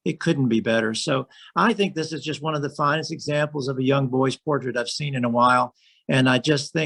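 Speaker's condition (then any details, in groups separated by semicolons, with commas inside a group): No condition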